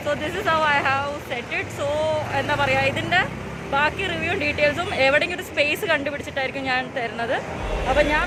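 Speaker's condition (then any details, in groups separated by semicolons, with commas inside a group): No condition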